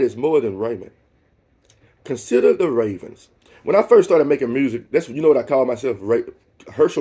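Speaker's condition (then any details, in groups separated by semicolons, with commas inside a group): No condition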